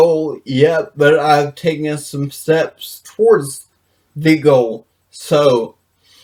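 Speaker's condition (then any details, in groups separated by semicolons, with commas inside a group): Brain injury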